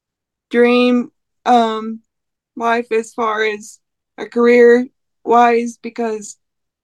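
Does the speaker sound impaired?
Yes: cerebral palsy; no speech dictation software at present.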